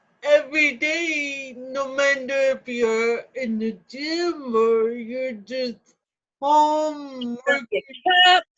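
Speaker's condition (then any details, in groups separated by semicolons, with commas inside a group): Cerebral palsy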